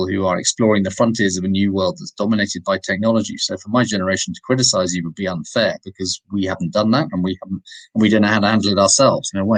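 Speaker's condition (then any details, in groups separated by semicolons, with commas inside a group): No condition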